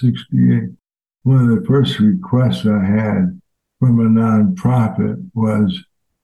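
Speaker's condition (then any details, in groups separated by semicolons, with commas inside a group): ALS; fatal progressive disease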